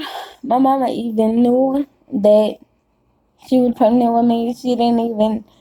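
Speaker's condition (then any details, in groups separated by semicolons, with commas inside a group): Cerebral palsy; caused by birth stroke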